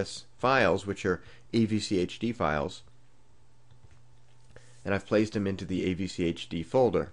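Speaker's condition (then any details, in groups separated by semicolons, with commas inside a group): No condition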